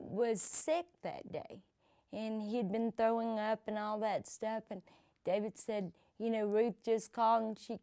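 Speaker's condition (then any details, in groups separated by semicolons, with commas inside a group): Cerebral palsy; from birth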